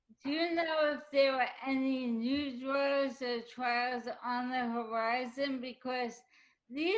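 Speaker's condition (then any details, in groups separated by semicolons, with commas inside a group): ALS; speech affected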